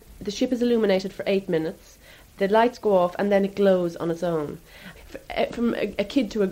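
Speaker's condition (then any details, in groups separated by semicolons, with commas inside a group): No condition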